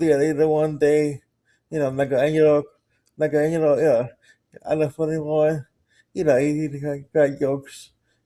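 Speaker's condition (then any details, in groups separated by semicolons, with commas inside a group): Cerebral palsy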